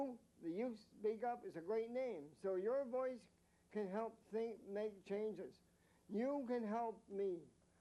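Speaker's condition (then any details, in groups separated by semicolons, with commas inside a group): Mild cerebral palsy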